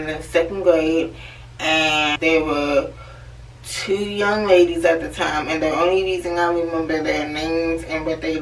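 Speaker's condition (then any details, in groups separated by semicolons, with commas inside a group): Cerebral palsy; from birth, left leg affected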